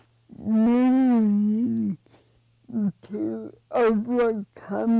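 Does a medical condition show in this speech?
Yes: cerebral palsy.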